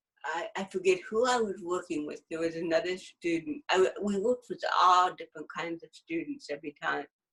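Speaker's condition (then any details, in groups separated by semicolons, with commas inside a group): Cerebral palsy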